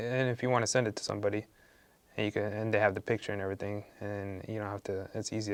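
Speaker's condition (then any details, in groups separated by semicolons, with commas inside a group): No condition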